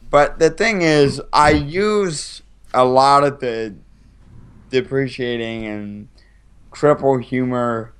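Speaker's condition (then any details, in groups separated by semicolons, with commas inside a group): Cerebral palsy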